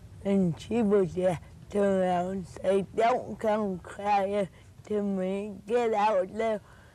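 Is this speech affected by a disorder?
Yes: cerebral palsy.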